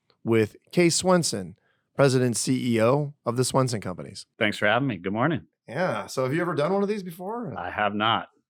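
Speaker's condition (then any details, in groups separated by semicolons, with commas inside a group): No condition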